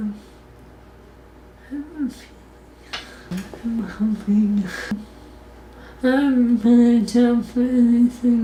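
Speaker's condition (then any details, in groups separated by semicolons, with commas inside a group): ALS; living with it for years, no treatment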